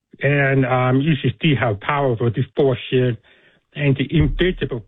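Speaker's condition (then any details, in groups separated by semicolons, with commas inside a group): Deafness; deaf accent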